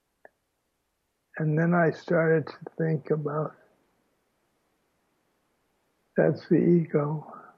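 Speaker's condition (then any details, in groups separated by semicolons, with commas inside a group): Aphasia after stroke; speech lost then regained, talking again publicly after stroke; halting speech during recording; halting speech with pauses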